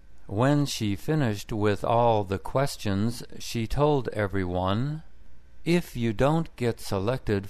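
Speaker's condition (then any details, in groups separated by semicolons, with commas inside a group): No condition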